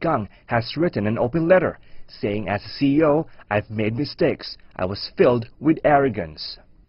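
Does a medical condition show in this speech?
No.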